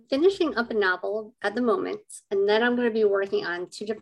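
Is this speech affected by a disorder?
Yes: cleft lip and palate; congenital cleft lip and palate, 25 surgeries.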